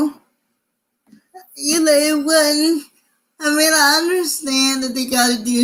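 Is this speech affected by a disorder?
Yes: cerebral palsy.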